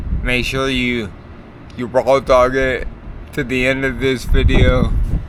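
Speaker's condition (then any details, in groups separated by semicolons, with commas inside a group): Multiple sclerosis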